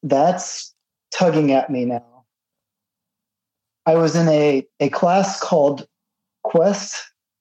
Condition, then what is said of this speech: Stuttering. Then, and probably today still, I had a stuttering problem, which was really noticeable all the way up through my early schooling, especially.